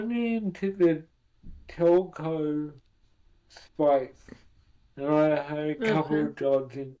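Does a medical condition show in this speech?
Yes: cerebral palsy.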